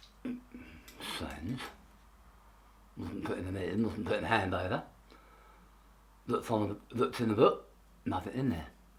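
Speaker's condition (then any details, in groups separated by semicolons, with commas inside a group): Tongue cancer; half tongue removed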